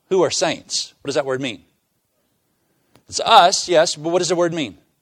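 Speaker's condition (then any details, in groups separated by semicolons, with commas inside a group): No condition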